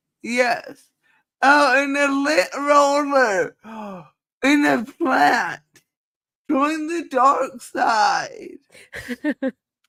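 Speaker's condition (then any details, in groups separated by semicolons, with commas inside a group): Cerebral palsy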